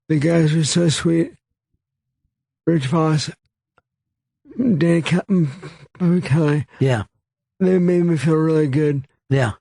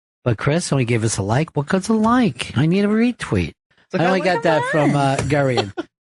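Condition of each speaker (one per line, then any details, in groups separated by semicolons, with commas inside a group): Brain injury; caused by car accident; many years since injury, trouble focusing, easily distracted
No condition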